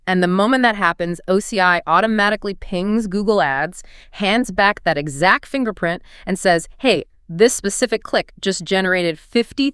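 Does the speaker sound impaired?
No.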